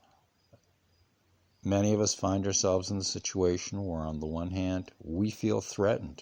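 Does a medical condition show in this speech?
No.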